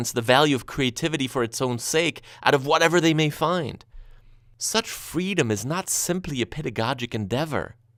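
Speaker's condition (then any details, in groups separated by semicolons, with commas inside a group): No condition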